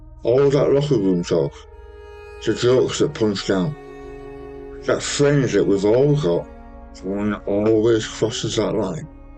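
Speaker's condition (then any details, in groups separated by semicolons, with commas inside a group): Stage 4 tongue cancer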